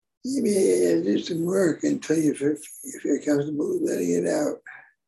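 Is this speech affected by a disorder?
Yes: Parkinson's; on Parkinson's medication.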